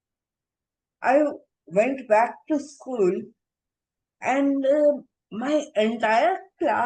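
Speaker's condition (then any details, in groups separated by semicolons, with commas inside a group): Encephalitis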